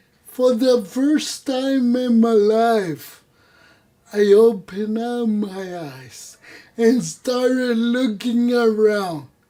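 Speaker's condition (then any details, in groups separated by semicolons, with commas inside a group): Cerebral palsy; voice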